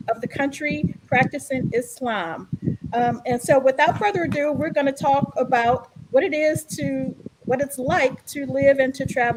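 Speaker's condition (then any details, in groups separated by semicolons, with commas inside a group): No condition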